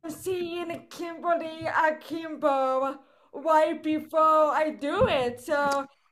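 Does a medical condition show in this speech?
Yes: cerebral palsy; second hand surgery done, Botox in legs and arm upcoming, physical therapy, foot surgery planned.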